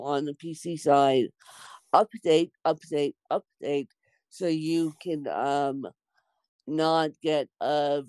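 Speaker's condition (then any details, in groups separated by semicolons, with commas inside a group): Cerebral palsy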